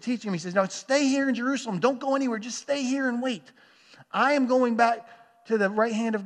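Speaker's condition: No condition

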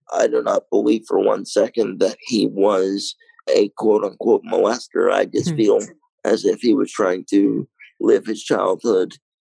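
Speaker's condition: Cerebral palsy, mild

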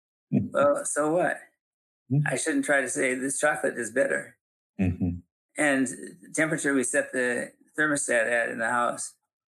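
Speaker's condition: Parkinson's; still teaching and speaking publicly

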